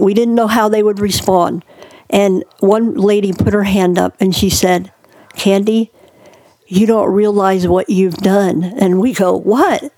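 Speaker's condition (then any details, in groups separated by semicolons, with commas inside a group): Cleft palate; born two months premature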